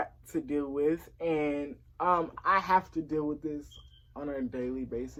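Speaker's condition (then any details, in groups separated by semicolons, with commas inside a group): Cerebral palsy; since early childhood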